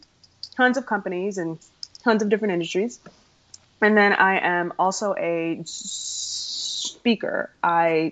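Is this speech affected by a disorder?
Yes: stuttering; stuttering since around age 3, past speech therapy, largely stopped talking for about 5 years; still stutters, including when saying own name; formerly hid stuttering by switching words, deep breaths, fillers like ums and ahs, avoided talking; here blocks.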